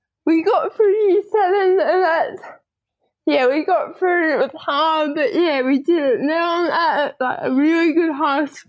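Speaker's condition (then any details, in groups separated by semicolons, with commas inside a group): Cerebral palsy, spastic diplegia; teenager, fully mobile without wheelchair, scooter planned through NDIS, on medication, no surgery yet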